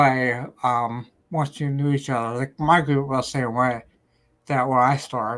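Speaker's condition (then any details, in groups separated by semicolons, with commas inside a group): Ataxia; may slur speech, may sound drunk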